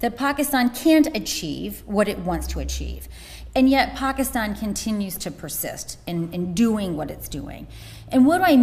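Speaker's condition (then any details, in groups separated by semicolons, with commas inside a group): No condition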